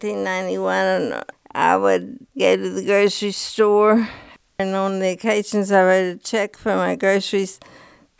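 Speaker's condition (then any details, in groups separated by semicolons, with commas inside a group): Parkinson's disease; onset early 50s, first sign full body tremor and fall, Requip treatment, dose raised over years; Requip stopped by neurologist, tremors much worse, trouble walking, uses cane and walker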